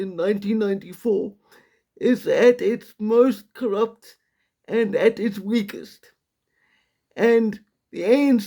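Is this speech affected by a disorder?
Yes: quadriplegic cerebral palsy.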